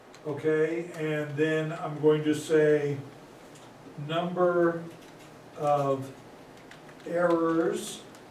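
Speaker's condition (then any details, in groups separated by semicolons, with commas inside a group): No condition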